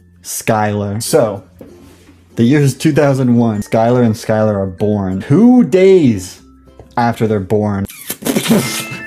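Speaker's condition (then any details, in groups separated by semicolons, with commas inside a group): No condition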